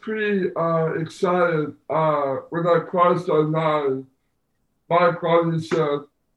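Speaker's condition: Down syndrome; low muscle tone

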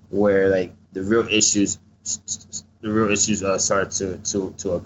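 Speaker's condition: Stutter; acquired stutter after combat traumatic brain injury, memory loss, selective hearing, Shepherd Center TBI program; mild speech impediment with stuttering, loses train of thought mid-sentence; repeated sounds

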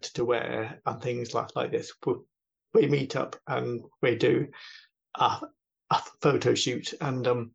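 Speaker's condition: Stammering; talks with a stammer; repeated sounds, blocks

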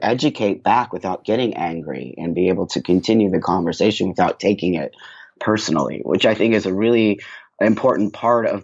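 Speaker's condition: No condition

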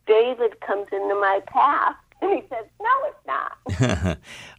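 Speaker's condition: Cerebral palsy; brace after surgery

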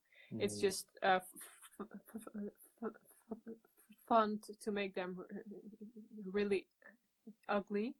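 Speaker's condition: Stuttering; never had speech therapy; social anxiety therapy started this year, no speech techniques used, stuttering increased since isolation; not naturally fluent, stutters most when feeling not allowed to, fluent when wanting to show it; repeated sounds, prolonged sounds, blocks

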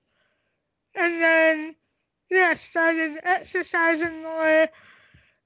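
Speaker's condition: Tracheostomy; congenital cystic hygroma of head and neck, lymphatic system, cysts in airway and esophagus, 50-60 surgeries; doctors predicted never talking, learned to talk, unable to swallow, breathing effortful when running

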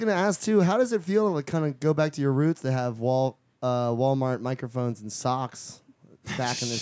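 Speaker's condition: No condition

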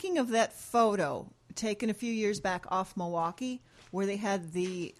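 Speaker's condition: No condition

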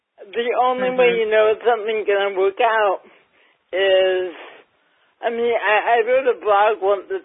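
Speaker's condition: Cerebral palsy, mild; mildly affects speech

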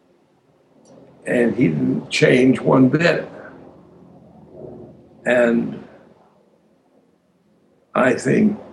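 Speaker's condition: Aphasia after stroke; long silences

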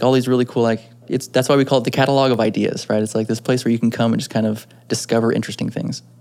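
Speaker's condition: No condition

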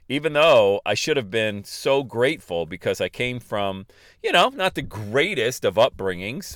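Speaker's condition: No condition

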